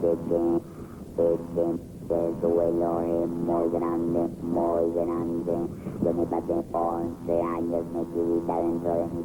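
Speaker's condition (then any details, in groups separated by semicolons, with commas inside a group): Laryngectomy; after laryngeal cancer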